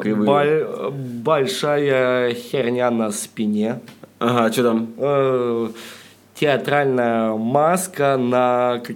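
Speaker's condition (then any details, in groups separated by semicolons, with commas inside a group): Stuttering, mild; persistent stutter, unable to get rid of it; stand-up comic, opens sets with jokes warning about stutter; slight stutter, sound and part-word repetitions, blocks, fillers, self-interruptions; repeated sounds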